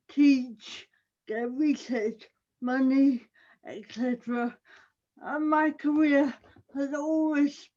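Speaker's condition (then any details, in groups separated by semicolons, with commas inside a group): Cerebral palsy; audible speech impairment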